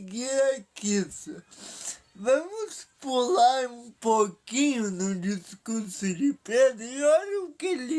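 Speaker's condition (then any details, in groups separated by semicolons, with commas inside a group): Paralysis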